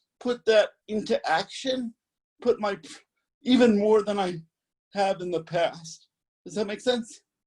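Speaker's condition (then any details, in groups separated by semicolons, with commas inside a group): Cerebral palsy; spastic type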